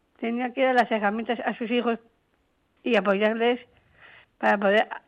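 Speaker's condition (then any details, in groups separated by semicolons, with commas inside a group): Down syndrome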